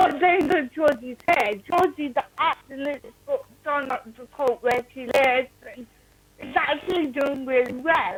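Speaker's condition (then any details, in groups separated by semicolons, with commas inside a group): Cerebral palsy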